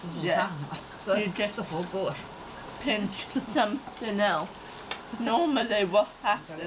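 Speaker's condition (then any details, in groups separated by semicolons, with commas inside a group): Cerebral palsy; oxygen starvation at birth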